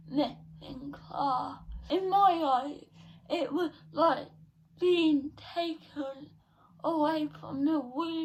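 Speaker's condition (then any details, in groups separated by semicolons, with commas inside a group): Cerebral palsy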